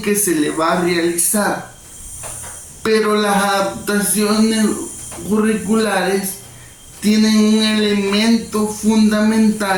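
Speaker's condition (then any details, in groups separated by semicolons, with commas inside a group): Cerebral palsy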